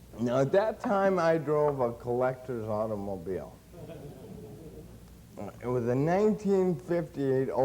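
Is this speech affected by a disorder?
Yes: cerebral palsy; since birth.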